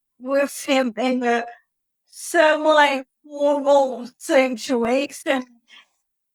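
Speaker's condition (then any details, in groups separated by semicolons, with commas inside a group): Cerebral palsy; brain bleed in early infancy, premature birth, wheelchair; lag starting to talk, late speech onset, had speech therapy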